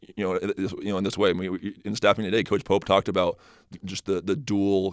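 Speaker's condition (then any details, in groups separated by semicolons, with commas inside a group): Stutter; stutter first noticed in high school, not as a child, magnified speaking Spanish as a missionary; has seen speech therapists, helped a little, uses detailed preparation to reduce stuttering; stutters off the cuff, trips over words, can't get a word out, less when prepared and confident; repeated sounds, repeated words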